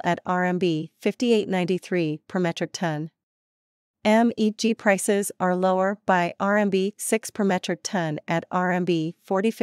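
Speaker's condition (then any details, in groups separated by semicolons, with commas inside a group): No condition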